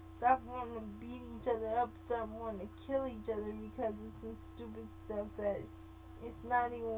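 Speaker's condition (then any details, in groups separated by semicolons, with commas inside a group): Cerebral palsy; sometimes affected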